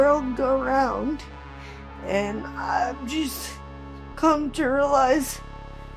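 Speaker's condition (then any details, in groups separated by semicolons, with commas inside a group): Cerebral palsy, quadriplegic; able to speak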